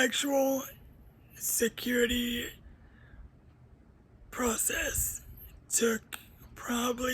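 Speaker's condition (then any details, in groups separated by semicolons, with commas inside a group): Cerebral palsy; uses a wheelchair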